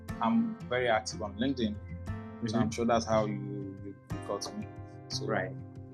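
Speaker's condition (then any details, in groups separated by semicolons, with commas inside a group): No condition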